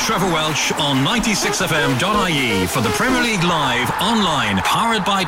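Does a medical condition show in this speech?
No.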